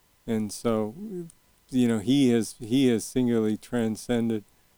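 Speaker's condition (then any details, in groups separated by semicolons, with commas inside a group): Early onset Parkinson's, young onset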